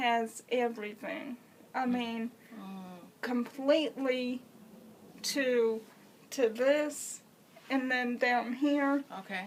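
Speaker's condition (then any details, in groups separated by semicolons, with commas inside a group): Cerebral palsy; congenital, uses wheelchair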